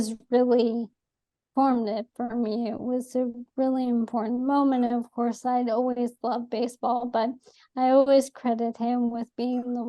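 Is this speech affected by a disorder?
Yes: ALS; atypical case.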